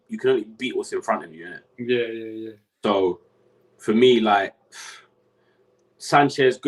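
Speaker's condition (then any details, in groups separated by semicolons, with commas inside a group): No condition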